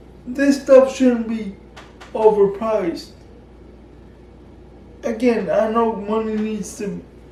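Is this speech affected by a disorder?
Yes: cerebral palsy.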